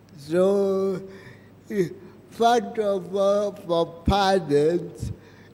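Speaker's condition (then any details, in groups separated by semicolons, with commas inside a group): Cerebral palsy; about 34 years since onset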